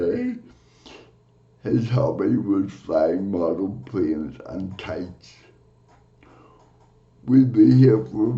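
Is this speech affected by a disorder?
Yes: cerebral palsy; from birth.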